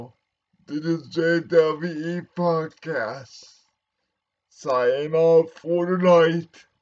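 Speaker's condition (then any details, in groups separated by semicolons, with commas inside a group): Cerebral palsy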